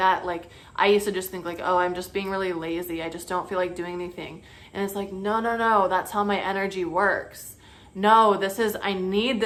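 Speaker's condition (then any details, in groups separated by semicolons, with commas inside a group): No condition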